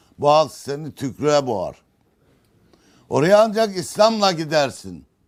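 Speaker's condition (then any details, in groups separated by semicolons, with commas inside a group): No condition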